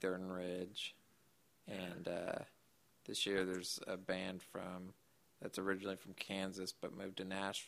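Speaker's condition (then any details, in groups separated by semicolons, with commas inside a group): Duchenne muscular dystrophy; terminal, progressive muscle disease, smuggled steroids in sixth grade, physical therapy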